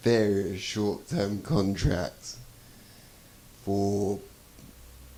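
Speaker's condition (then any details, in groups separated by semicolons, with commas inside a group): Traumatic brain injury; hit by car; given breathing support in hospital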